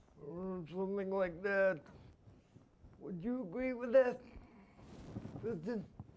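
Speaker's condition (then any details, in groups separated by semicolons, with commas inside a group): Spastic quadriplegia; spasms increase greatly under stress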